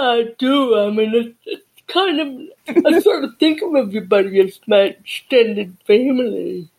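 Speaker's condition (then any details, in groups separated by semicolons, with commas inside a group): Deafness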